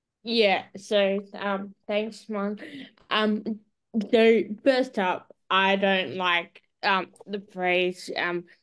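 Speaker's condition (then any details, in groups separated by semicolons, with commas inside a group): Cerebral palsy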